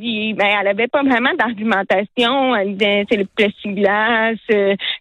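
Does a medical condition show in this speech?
Yes: hearing loss; hard of hearing, relies on lip reading; uses cotton mask with soft transparent plexiglas window so lips can be seen.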